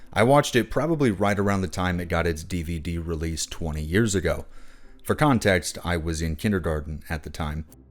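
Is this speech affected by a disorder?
No.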